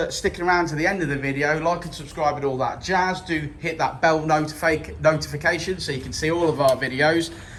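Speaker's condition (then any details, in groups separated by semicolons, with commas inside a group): No condition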